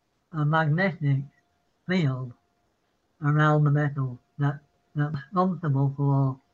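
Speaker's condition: Parkinson's; citing Parkinson's

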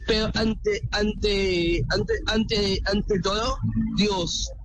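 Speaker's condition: Down syndrome; 24 years old; frequent word and phrase repetitions, fillers, hesitations, fragmented sentences

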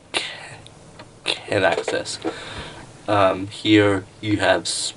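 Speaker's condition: Stutter; audible stutter on radio, repeated words and phrases, apologizes for stutter; talking slowly usually helps, no stutter in put-on joker voice with different inflection; repeated sounds, blocks

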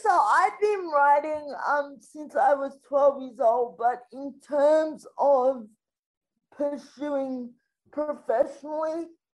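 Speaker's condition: Spastic quadriplegic cerebral palsy

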